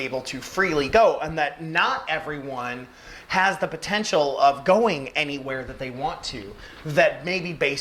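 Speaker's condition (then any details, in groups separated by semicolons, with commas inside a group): No condition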